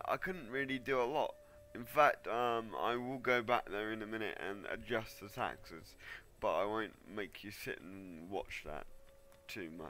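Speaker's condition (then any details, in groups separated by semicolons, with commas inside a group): Cerebral palsy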